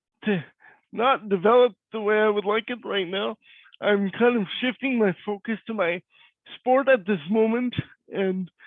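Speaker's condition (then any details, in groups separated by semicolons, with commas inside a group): Cerebral palsy; cannot walk; voice is different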